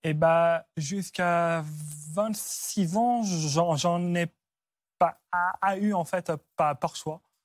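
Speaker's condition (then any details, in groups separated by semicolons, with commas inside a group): Stuttering; onset at about age 4 after grandmother's throat cancer, fluent before, once misdiagnosed as Gilles de la Tourette; no attempts to control stuttering; part-word and word repetitions, frequent euh fillers; repeated sounds, repeated words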